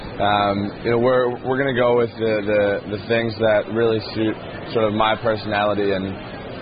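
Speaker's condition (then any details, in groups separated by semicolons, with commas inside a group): No condition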